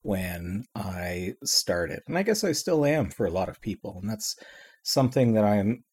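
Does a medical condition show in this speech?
No.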